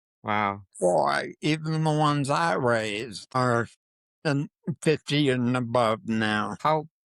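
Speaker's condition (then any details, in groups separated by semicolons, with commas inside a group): Parkinson's disease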